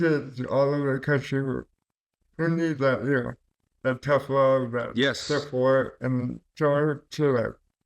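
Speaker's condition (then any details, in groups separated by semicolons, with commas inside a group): Cerebral palsy; caused by stroke at birth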